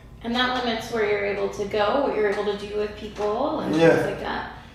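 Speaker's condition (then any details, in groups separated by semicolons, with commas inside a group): No condition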